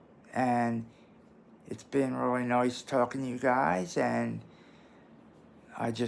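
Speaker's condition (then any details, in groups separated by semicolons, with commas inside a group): Traumatic brain injury; closed head injury from car, cognitive problems; frequent seizures past year, medication being adjusted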